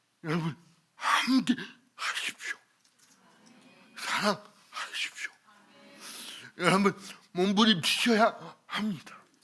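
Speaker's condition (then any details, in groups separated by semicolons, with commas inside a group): Cerebral palsy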